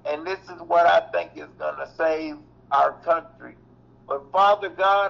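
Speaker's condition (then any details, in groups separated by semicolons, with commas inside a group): Cerebral palsy; reports being back on feet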